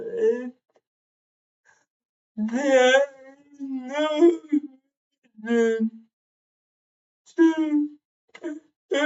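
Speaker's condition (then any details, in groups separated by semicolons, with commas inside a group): Cerebral palsy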